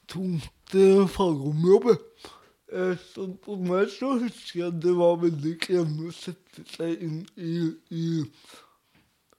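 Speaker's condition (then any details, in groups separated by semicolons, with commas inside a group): Cerebral palsy; speech difficulties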